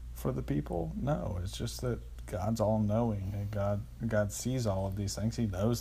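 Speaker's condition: No condition

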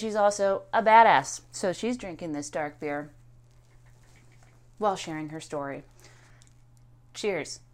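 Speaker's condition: No condition

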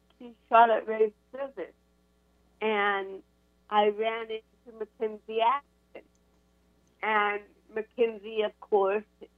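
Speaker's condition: Cerebral palsy; ongoing Botox for chronic pain

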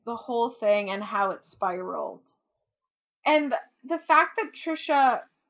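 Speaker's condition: No condition

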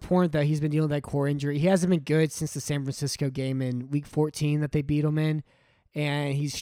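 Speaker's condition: No condition

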